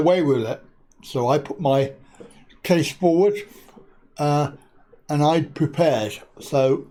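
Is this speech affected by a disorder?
Yes: cerebral palsy; back surgery.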